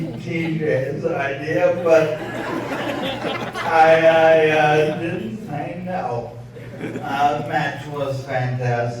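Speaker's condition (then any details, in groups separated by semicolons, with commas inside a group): ALS; voice sounds impaired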